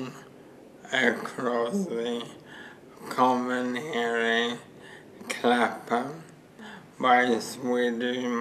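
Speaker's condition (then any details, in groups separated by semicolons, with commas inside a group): Motor neuron disease; bulbar involvement, throat and mouth muscles; about 3 years since diagnosis, bulbar muscles weakening; throat and mouth weakness affecting speech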